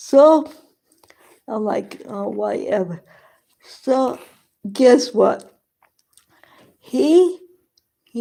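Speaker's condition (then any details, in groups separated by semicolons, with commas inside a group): Cerebral palsy; present from birth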